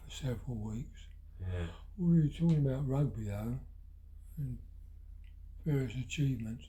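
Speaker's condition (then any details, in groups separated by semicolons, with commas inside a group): Parkinson's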